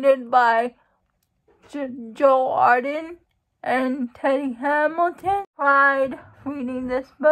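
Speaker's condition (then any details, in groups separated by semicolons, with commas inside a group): Cerebral palsy; uses wheelchair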